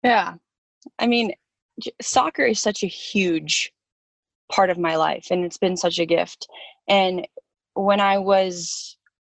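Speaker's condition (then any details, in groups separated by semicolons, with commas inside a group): No condition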